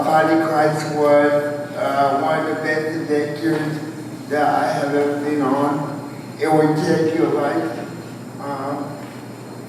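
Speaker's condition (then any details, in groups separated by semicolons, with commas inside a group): Cerebral palsy, spastic quadriplegia; voice not always strong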